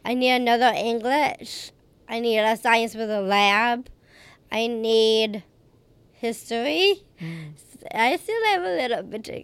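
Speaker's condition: Down syndrome; age 31

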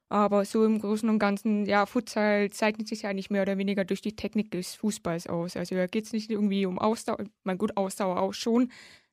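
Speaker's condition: Hard of hearing since birth, congenital, cochlear implant, severe; partial sign language

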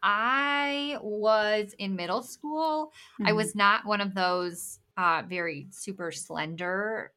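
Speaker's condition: Bilateral cleft lip and palate; congenital

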